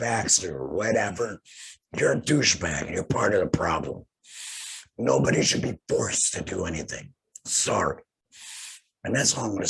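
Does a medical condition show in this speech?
Yes: laryngectomy; post-surgery, new dentures.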